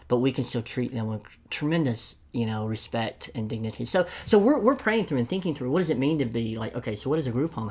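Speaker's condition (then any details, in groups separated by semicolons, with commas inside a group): Cleft lip and palate; congenital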